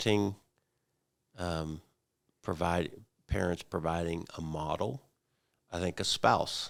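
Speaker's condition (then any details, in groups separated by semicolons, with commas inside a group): No condition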